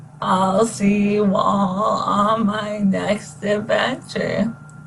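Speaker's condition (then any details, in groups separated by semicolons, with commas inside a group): ALS; no ventilator needed yet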